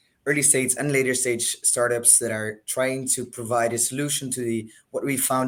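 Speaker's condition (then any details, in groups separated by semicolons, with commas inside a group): No condition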